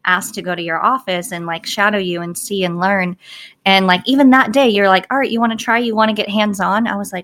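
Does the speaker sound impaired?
Yes: cleft palate.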